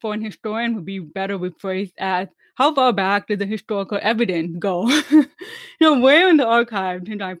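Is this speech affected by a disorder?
Yes: deafness; about 25 years spent passing as hearing, relearned to speak; uses hearing aids and closed captioning, not fluent in sign language; speaks well per others, about 10 years of speech therapy, makes sense of auditory cues.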